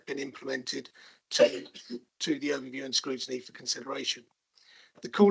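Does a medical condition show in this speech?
No.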